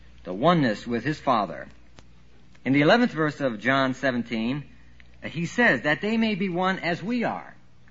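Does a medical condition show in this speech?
No.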